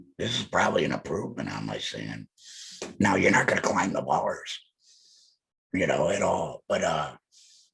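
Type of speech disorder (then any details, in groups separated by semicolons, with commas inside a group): Electrolarynx speech; laryngectomy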